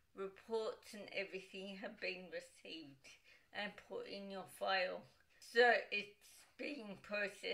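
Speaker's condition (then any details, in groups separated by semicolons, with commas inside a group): Cerebral palsy, dystonic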